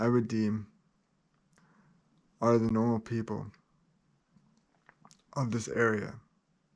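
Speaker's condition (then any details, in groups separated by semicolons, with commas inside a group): Cerebral palsy, spastic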